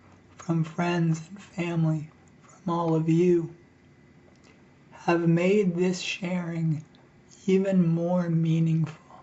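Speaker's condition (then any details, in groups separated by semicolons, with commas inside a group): ALS; struggles to breathe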